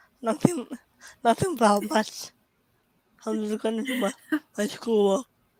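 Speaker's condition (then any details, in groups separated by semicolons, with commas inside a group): Cerebral palsy; speech often hard to understand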